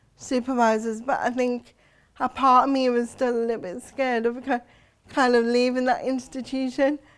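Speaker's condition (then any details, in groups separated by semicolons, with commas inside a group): Cerebral palsy; since birth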